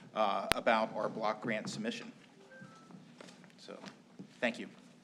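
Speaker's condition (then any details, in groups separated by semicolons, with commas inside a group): No condition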